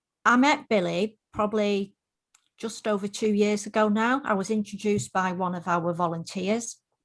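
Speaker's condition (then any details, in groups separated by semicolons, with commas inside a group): No condition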